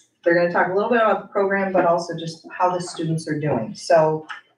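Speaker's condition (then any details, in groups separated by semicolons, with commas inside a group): No condition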